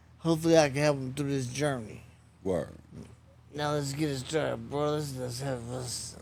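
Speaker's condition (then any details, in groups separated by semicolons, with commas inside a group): Traumatic brain injury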